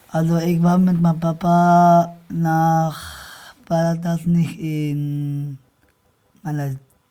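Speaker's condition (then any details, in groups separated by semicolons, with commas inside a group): Down syndrome; adult, 26 years old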